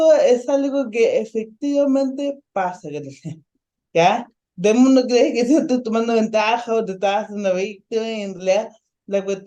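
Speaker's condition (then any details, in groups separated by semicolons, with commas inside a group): Ataxic cerebral palsy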